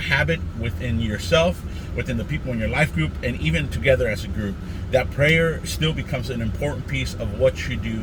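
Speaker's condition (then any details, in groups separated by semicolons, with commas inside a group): No condition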